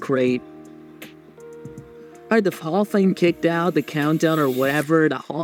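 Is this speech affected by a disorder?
No.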